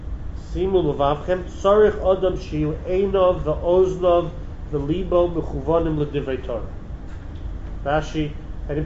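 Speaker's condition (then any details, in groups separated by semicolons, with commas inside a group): No condition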